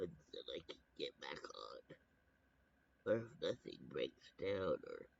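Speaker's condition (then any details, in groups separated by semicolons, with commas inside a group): Brain injury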